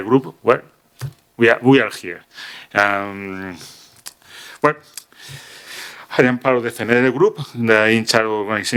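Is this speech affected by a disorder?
No.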